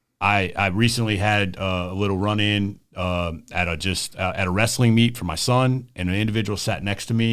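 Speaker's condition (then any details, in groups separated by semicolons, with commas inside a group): No condition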